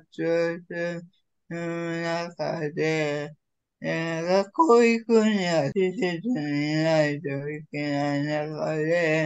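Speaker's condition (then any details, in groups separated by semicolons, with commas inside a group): Cerebral palsy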